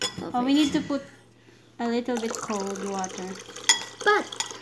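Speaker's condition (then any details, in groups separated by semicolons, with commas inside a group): No condition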